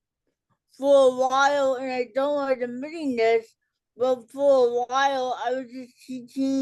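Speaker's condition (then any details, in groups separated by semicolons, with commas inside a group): Cerebral palsy; childhood speech delay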